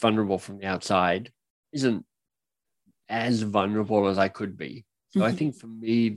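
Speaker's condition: Cleft lip and palate; speech impediment

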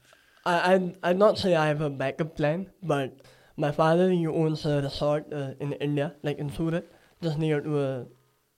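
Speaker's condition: Cleft palate; nose previously tilted

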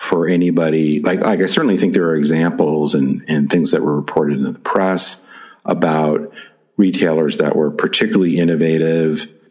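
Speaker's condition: No condition

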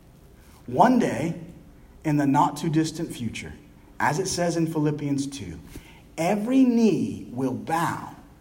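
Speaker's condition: No condition

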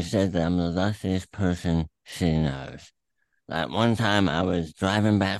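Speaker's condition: Throat cancer, tumor through tongue, attached to epiglottis; terminal

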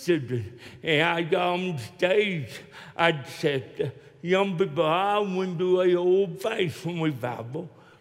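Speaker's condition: Cerebral palsy; hard for many to understand

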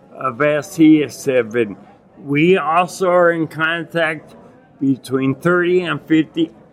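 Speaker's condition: Acquired ataxia with dysarthria, acquired; Lance-Adams syndrome; 12-day induced coma

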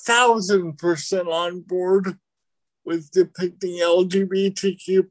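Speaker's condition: Cerebral palsy

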